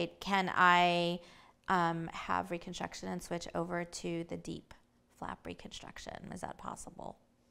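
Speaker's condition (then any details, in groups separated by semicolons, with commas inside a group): No condition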